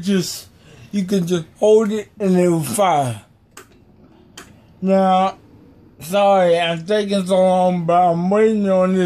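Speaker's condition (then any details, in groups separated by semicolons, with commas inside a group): Cerebral palsy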